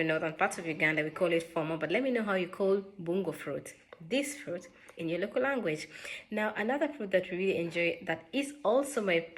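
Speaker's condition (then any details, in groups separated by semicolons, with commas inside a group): No condition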